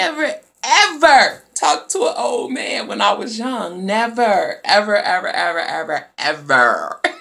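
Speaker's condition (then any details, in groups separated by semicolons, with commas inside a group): No condition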